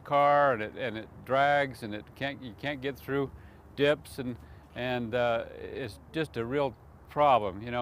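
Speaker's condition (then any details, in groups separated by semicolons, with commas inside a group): No condition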